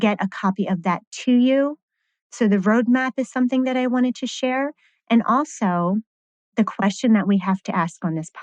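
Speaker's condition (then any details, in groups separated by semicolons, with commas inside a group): No condition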